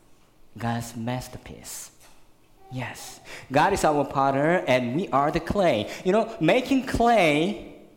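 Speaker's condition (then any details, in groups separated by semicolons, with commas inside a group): Cleft lip and palate; congenital, very severe, born in Korea, 12 surgeries to date, one in junior high; could not suck breast milk as newborn, fed formula and cow milk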